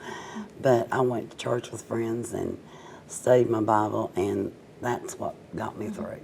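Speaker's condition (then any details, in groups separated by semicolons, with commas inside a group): Cerebral palsy, mild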